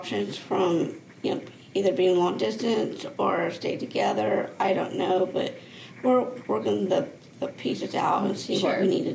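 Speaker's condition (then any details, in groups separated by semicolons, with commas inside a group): Down syndrome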